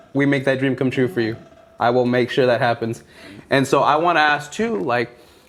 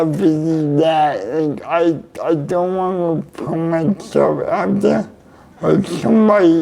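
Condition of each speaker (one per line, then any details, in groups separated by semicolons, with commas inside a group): No condition
Cerebral palsy; neck surgery went badly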